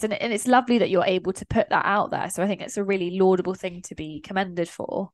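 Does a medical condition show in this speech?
No.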